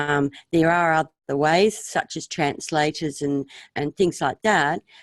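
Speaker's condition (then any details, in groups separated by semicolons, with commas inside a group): No condition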